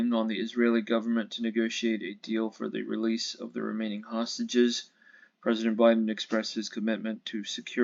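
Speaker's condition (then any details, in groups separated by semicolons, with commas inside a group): No condition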